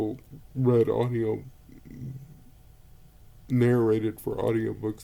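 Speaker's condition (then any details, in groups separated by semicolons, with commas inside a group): Cerebral palsy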